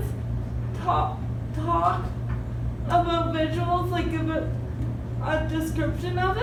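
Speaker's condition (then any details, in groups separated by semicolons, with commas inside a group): Cerebral palsy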